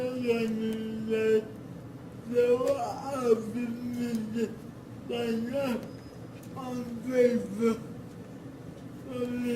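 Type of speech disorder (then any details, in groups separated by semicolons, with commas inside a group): Dysarthria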